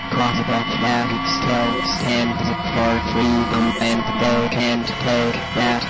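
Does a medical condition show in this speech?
No.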